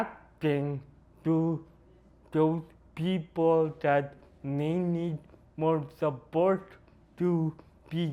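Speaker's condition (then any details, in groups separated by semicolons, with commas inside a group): Cerebral palsy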